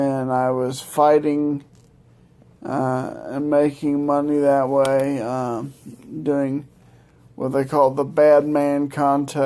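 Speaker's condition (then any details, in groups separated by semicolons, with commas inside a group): Multiple sclerosis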